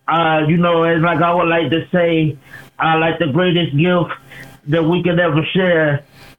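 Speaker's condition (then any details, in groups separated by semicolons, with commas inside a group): Cerebral palsy; since birth, uses wheelchair, performs from wheelchair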